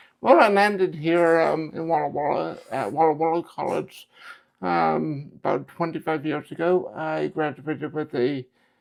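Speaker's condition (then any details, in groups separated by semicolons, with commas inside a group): Cerebral palsy; affects speech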